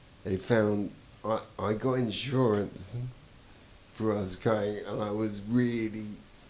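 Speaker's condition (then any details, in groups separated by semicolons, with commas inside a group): Traumatic brain injury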